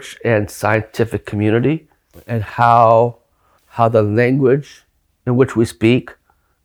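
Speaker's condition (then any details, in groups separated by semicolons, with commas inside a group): Down syndrome; genetic, from birth, developmental, childhood physical and fine motor therapists filmed monthly home visits; experienced public speaker, speaking publicly called a talent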